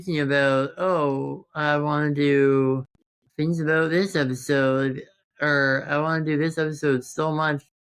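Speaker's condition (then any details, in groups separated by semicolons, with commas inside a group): Congenital muscular dystrophy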